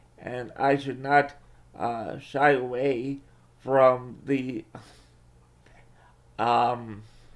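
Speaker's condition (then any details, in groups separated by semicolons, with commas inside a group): Cerebral palsy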